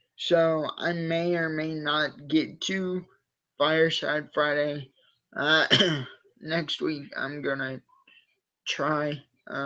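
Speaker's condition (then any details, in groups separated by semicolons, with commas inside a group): Cerebral palsy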